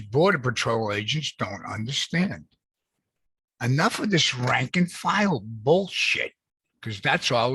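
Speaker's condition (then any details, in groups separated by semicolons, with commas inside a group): No condition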